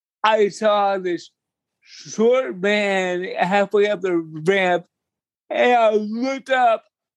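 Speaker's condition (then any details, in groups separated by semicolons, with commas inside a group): Cerebral palsy; cerebral palsy since childhood, slower movement, uses a wheelchair; speech impediment, talks slower, speech noticeable to listeners on phone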